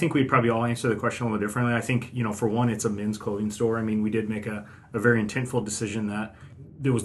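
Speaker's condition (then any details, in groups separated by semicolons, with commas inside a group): No condition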